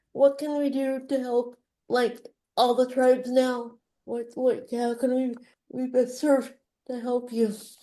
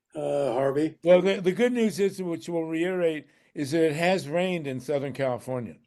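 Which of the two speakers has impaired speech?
The first: cerebral palsy; wheelchair user.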